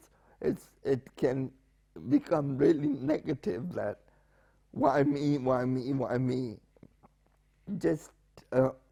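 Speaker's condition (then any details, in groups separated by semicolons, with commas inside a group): Spastic paraplegia with essential tremor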